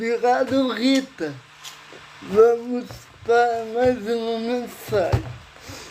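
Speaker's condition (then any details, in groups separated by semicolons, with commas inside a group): Paralysis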